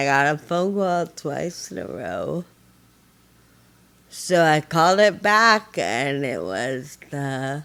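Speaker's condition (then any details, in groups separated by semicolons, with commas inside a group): Friedreich ataxia, severe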